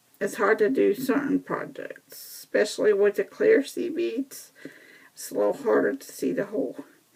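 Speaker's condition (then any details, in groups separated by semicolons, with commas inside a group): Cerebral palsy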